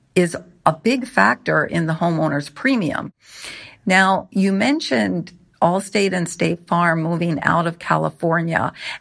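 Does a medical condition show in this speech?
No.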